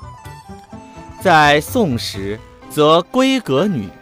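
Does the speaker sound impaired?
No.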